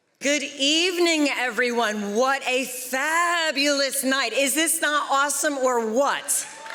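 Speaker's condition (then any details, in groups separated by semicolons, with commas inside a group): No condition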